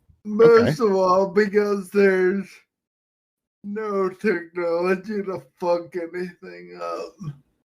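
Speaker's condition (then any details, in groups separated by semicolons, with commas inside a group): Friedreich's ataxia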